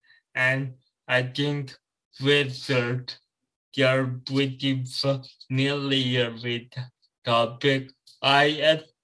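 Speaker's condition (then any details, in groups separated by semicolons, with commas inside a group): Cerebral palsy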